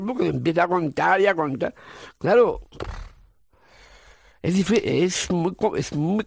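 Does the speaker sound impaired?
Yes: Down syndrome; trisomy 21, three copies of chromosome 21, genetic, congenital, age 47; lives alone with home help.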